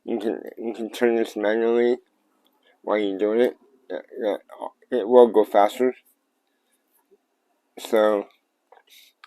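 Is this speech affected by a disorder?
Yes: cerebral palsy; tends to mess up words.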